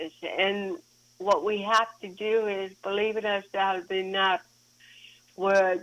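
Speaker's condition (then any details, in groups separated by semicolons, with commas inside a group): Cerebral palsy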